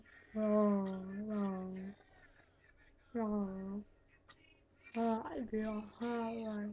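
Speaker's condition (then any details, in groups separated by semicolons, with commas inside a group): Cerebral palsy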